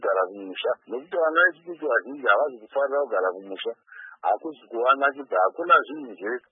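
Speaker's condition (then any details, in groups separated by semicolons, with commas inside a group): No condition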